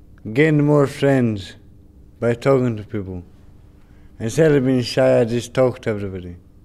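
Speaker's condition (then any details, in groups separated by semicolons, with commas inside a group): Brain injury; spasticity, left hand fixed, deafness; about 3 years; mild speech impediment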